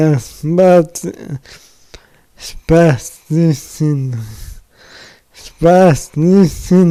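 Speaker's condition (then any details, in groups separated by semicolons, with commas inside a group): Amyotrophic lateral sclerosis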